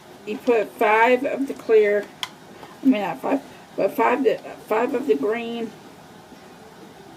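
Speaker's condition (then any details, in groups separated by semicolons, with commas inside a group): Cerebral palsy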